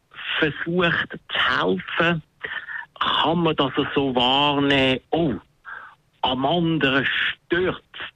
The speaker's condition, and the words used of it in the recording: Stuttering. Das heisst, wenn ich stottere, bin ich vielleicht nervös oder rede schnell und ich rede haspelig und ich bin unsicher